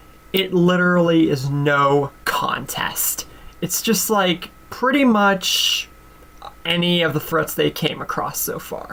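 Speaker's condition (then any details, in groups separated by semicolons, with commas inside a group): No condition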